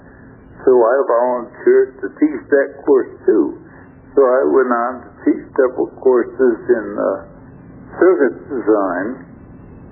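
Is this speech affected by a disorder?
Yes: stroke affecting throat muscles; last small stroke affected throat muscles, tough time talking, listener says speech sounds fine.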